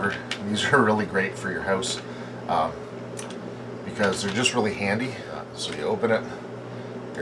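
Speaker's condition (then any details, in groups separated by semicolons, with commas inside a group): No condition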